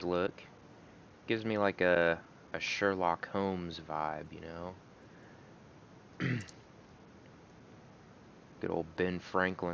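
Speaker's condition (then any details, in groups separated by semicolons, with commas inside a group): No condition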